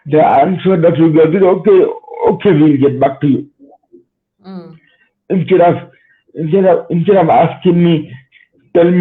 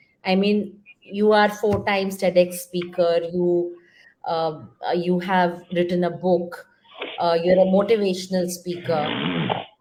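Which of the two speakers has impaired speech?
The first: cerebral palsy; spastic type, very tight muscles, from birth, types with one finger; slow speech, formerly very impaired, 10-15 years to master.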